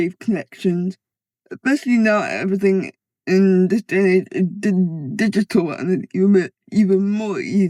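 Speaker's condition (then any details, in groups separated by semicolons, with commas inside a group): Cerebral palsy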